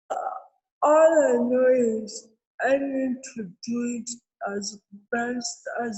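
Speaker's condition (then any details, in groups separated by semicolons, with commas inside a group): Cerebral palsy; therapy from six months old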